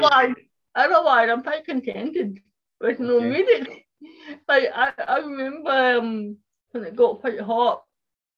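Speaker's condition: Cerebral palsy; speech impairment

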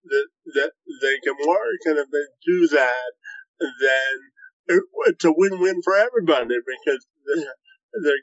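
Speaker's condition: Cerebral palsy, spastic quadriplegia

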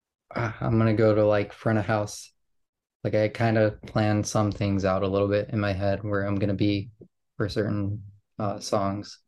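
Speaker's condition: No condition

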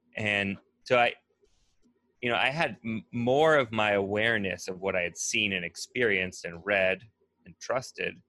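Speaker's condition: No condition

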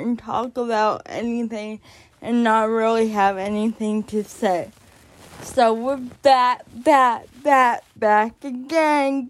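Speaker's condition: Cerebral palsy; onset before birth

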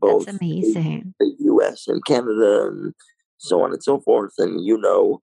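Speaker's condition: Cerebral palsy, mild

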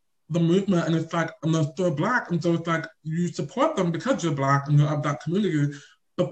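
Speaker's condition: Deaf or hard of hearing; on deaf spectrum

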